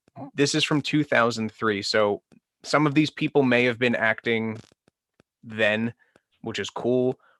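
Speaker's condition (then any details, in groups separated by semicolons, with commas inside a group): No condition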